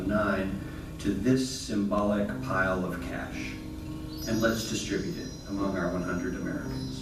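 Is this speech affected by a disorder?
No.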